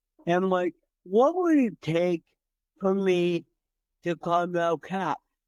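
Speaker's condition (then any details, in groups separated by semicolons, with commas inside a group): Cerebral palsy; from birth, entire left side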